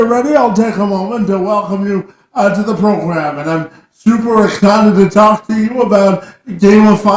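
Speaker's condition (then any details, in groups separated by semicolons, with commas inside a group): Cerebral palsy; from birth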